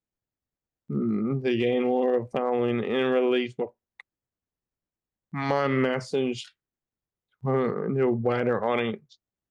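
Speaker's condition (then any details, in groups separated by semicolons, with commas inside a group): Friedreich's ataxia; diagnosed age 14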